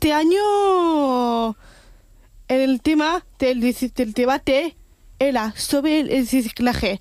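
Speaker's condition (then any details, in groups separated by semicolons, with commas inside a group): Down syndrome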